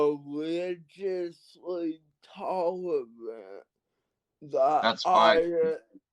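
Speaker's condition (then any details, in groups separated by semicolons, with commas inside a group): Cerebral palsy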